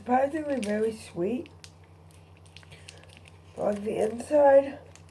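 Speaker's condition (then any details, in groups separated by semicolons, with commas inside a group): Cerebral palsy; both hands affected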